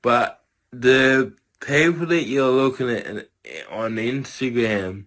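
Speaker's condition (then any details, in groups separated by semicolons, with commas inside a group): Cerebral palsy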